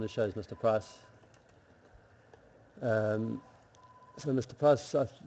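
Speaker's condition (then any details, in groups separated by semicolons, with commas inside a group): No condition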